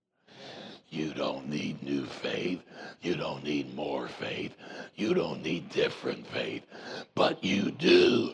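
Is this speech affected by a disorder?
Yes: voice box removal needed; vocal cord cancer.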